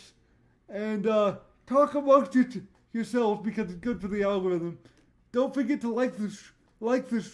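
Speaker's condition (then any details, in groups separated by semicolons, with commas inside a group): Cerebral palsy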